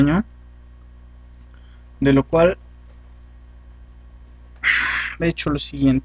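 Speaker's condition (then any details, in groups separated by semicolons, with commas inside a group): No condition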